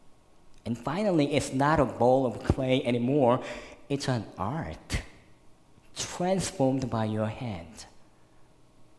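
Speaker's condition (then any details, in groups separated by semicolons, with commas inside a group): Cleft lip and palate, severe; born in Korea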